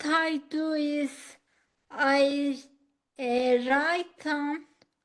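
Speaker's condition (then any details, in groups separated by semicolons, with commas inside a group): Acquired ataxia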